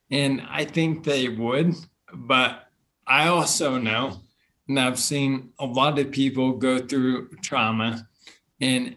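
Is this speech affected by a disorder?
Yes: bulbar onset ALS; speech problems first, first diagnosed as tick-bite Lyme disease and infections, treated, then neurologist; diagnosed a few months ago, over a year after first symptoms, no cure or effective treatment; at first only after alcohol, later in everyday life, disease taking speaking away.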